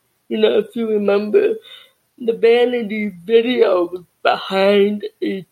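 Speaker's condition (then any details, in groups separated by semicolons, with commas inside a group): Deafness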